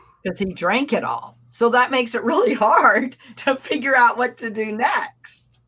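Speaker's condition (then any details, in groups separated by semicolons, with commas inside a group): No condition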